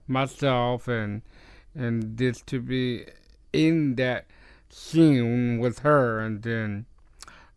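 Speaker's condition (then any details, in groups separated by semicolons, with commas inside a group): Down syndrome; known before age three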